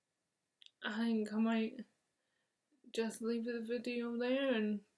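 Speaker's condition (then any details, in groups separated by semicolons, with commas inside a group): Motor neurone disease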